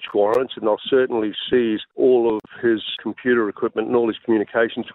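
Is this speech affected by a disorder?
No.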